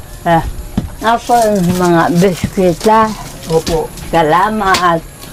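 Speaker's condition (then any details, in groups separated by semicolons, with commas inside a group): Parkinson's disease; on medication, difficulty standing up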